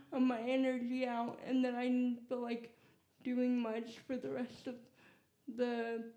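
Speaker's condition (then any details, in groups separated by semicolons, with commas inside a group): Cerebral palsy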